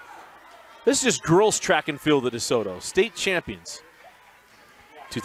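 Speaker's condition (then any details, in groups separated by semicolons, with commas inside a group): No condition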